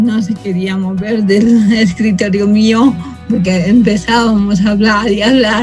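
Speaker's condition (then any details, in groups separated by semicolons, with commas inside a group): Cerebral palsy from birth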